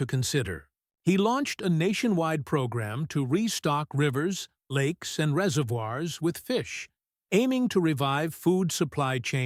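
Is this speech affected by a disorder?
No.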